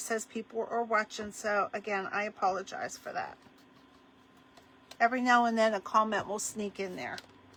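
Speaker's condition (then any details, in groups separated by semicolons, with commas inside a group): No condition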